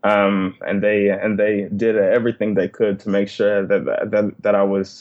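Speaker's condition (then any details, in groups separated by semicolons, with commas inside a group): Stuttering; stuttering since very young age, covert stuttering through high school, sought help in college; pauses and breaks in speech due to stuttering, disfluent moments; parental pressure to control stuttering led to slower speech, more pausing; repeated sounds, repeated words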